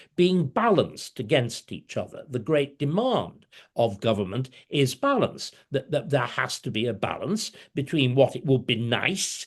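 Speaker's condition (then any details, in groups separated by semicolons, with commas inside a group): No condition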